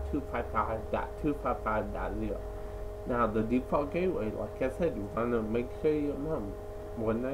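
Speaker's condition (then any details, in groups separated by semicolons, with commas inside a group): Cerebral palsy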